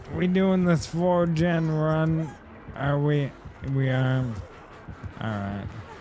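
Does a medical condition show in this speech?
Yes: ALS.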